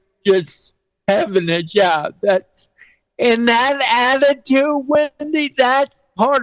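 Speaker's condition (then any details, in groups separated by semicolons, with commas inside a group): Cerebral palsy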